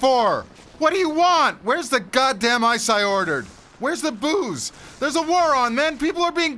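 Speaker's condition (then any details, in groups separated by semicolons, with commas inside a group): No condition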